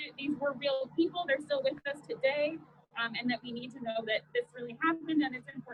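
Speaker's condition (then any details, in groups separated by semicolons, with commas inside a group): No condition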